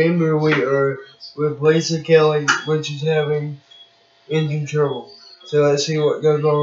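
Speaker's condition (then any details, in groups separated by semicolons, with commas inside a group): Cerebral palsy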